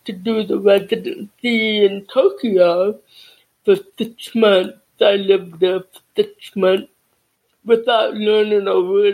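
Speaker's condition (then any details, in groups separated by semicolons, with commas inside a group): Deafness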